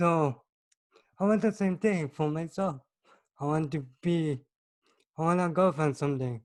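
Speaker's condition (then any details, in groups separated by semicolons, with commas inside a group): Cerebral palsy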